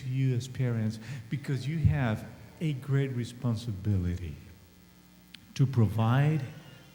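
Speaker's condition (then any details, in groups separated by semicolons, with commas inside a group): No condition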